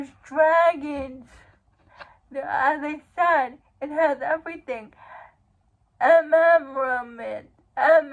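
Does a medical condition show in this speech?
Yes: cerebral palsy; uses wheelchair.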